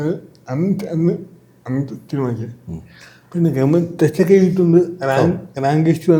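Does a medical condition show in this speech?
Yes: cerebral palsy; from birth.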